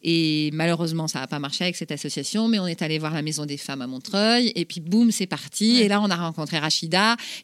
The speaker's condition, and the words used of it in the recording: None; typical speech.